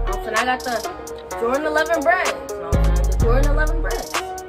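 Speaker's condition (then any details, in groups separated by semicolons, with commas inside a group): No condition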